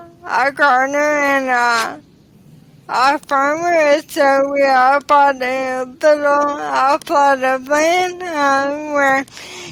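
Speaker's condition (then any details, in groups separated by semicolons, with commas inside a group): ALS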